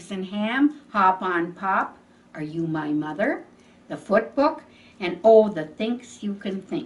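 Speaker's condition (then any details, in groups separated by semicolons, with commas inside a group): No condition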